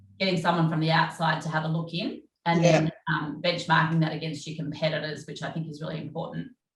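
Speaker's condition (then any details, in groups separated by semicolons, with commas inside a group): No condition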